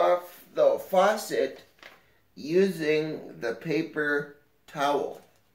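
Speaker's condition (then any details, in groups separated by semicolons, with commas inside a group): Cerebral palsy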